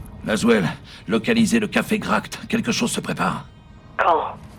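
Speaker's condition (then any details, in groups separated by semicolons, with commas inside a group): No condition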